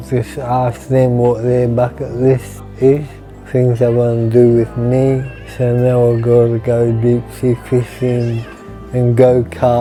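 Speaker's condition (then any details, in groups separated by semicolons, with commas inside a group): Motor neurone disease; affects arms, legs, tongue, progressive toward total paralysis; about two months since diagnosis, walking cautiously, stomach medication; tongue affected, limited talking, eating, swallowing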